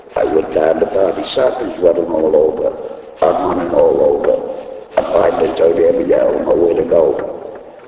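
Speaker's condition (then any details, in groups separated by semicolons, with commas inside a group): Laryngectomy; device placed in throat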